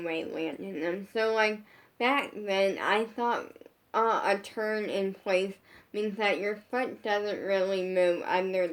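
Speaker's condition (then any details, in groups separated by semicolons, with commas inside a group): Brain injury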